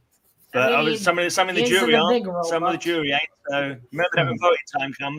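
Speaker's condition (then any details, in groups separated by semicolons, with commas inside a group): No condition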